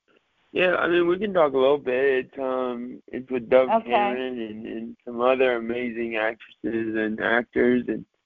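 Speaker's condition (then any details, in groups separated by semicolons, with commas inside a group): Cerebral palsy, mild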